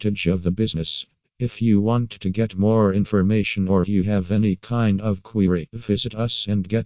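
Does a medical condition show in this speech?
No.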